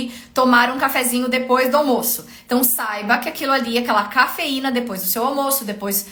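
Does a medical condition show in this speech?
No.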